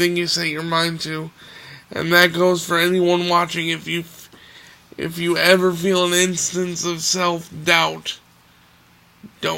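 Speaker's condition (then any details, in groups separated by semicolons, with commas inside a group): Cerebral palsy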